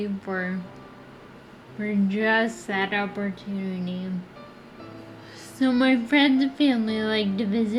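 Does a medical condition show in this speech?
Yes: Friedreich's ataxia.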